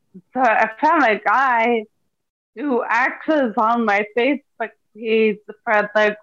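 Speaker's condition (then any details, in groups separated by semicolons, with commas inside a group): Ataxia; had speech, physical and occupational therapy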